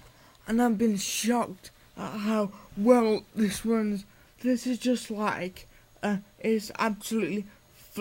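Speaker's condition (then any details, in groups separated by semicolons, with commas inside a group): Cerebral palsy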